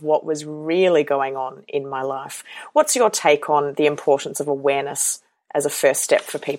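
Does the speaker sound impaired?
No.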